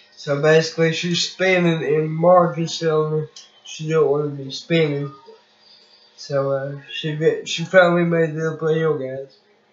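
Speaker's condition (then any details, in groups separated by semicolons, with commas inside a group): Cerebral palsy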